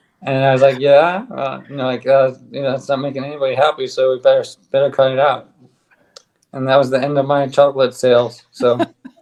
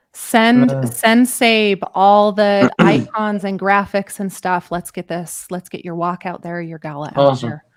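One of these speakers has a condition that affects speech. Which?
The first: ALS; taking a drug; on drug, stronger bite, speaks better.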